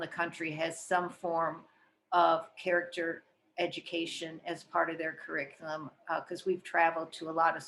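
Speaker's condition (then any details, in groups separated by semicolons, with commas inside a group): No condition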